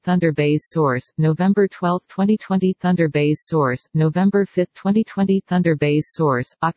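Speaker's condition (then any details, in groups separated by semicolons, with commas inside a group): No condition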